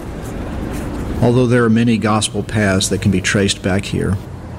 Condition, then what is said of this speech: None; typical speech.